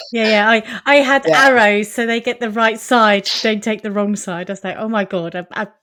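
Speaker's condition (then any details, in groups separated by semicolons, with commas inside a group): No condition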